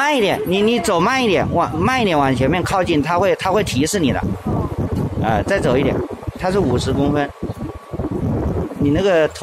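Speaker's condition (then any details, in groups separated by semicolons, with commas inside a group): No condition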